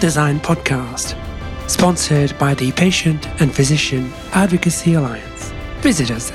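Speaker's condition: No condition

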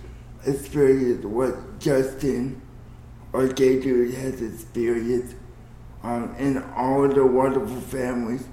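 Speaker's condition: Cerebral palsy

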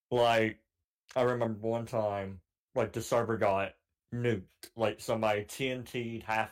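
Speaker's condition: Cleft palate; cleft palate since childhood, surgical repair in childhood; voice sounds deeper than it is, deeper over mic, cannot say certain words, frequent mispronunciations, speech impediment

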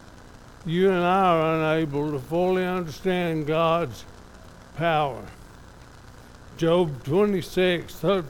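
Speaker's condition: ALS; somewhat affected, evident today

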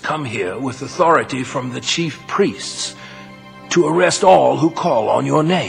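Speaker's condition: No condition

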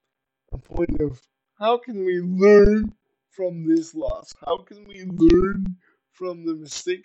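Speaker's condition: Cerebral palsy; uses power wheelchair

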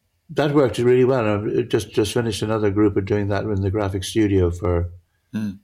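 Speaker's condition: Parkinson's; altered visual perception

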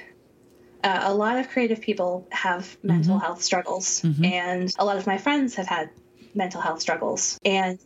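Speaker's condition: No condition

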